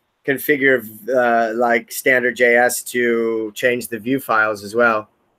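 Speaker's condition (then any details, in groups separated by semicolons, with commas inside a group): No condition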